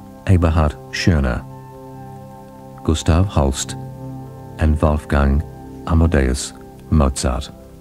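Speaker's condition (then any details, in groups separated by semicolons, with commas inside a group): No condition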